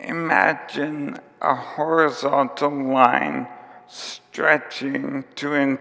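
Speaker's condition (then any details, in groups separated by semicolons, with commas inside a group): ALS; diagnosed about two and a half years before recording, symptoms began about four years before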